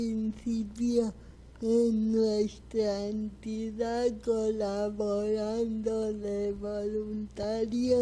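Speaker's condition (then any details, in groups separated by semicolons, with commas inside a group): Cerebral palsy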